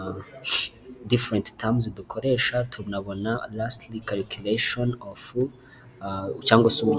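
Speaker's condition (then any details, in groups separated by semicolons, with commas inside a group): No condition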